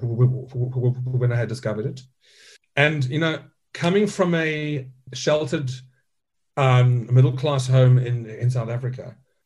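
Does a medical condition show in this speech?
Yes: stuttering; stutter since childhood, still present in adulthood; speaks to stage audiences, joke about impediment built into stage dialogue with Alan; childhood word avoidance, ordered food could say, fear of speaking, piano as wordless expression; here repeated sounds, prolonged sounds.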